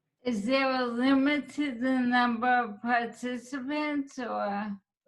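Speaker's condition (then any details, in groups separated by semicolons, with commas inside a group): ALS; diagnosed two years ago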